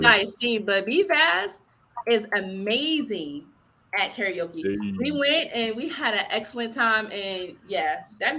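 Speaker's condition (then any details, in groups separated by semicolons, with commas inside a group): No condition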